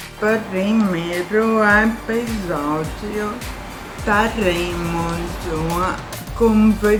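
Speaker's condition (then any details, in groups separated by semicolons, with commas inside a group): Cerebral palsy; lack of oxygen at birth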